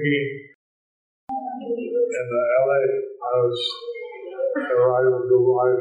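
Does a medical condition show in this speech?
Yes: stroke with facial paralysis; half the face paralyzed; about 15 years since stroke; speech hard for some listeners to understand, another person repeats speech for listeners.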